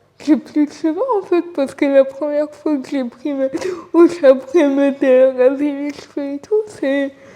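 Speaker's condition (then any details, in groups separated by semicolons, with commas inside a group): Cerebral palsy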